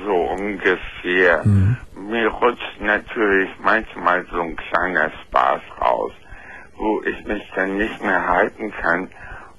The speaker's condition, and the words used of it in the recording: Oral cancer. Daher sprichst du auch etwas anders als gesunde Menschen?